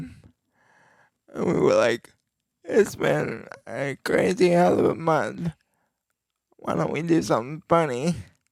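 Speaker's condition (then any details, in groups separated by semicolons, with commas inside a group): Cerebral palsy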